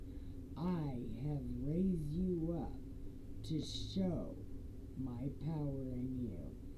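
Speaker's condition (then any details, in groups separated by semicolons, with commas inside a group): Brain injury; right side numb including tongue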